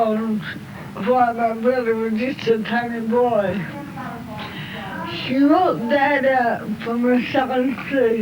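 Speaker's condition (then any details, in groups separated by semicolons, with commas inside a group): Cerebral palsy; present from birth, uses feet for fine tasks; halting voice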